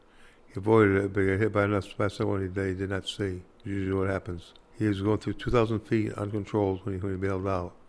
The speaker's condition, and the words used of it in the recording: Parkinson's disease. I've developed Parkinson's as a result of that. It affected my speech very significantly.